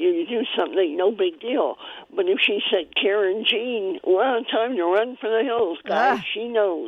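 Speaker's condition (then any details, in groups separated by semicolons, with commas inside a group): Cleft palate; congenital cleft palate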